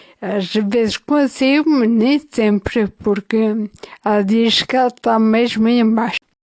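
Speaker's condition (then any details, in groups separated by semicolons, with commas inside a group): Ataxia after brain injury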